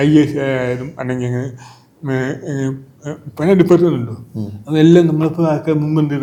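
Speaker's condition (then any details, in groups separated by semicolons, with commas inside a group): Cerebral palsy; from birth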